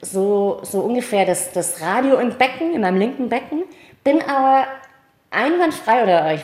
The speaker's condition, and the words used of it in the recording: Cleft palate. Aber letztendlich war das, ihr hört es ja selbst, ich habe so einen kleinen Sprachfehler.